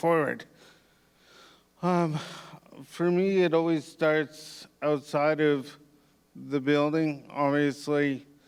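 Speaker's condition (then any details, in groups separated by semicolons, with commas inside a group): Cerebral palsy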